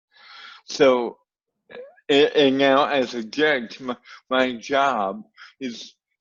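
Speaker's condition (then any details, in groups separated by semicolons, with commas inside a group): Cerebral palsy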